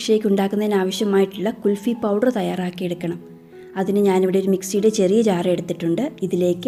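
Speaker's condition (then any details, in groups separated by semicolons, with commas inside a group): No condition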